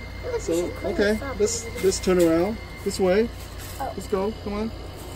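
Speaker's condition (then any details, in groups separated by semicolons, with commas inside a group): No condition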